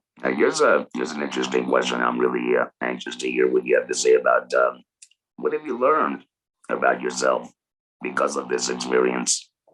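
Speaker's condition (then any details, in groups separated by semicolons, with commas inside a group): Total laryngectomy; no voice after surgery, regained voice, limited loudness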